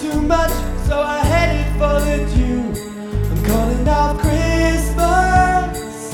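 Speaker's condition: No condition

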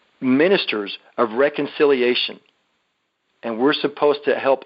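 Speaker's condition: No condition

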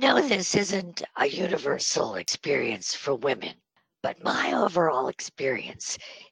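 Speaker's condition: Spasmodic dysphonia; on Botox treatment

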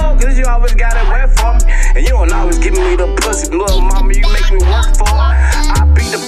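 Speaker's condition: No condition

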